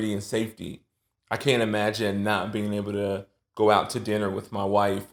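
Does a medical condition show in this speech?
No.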